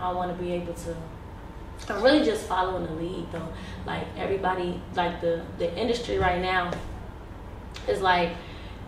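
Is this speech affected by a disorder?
No.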